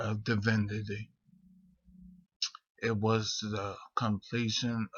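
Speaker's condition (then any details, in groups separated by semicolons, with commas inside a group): Multiple sclerosis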